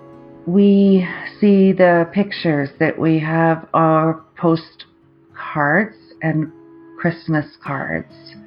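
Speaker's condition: Aphasia after stroke; in recovery, in speech therapy, aphasia improving

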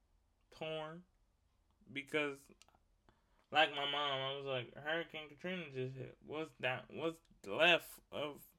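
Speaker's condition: Cerebral palsy; wheelchair user

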